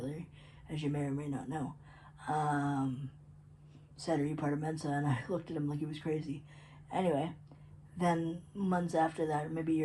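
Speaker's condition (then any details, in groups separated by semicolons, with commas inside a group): Cerebral palsy; predominantly physical; adult, uses wheelchair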